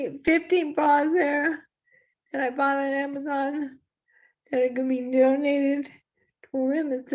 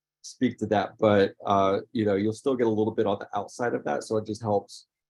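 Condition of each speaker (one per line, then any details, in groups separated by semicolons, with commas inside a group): ALS; losing weight despite eating
No condition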